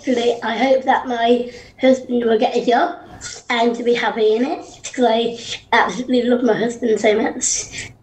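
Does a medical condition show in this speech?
Yes: Down syndrome; extra chromosome, adult woman.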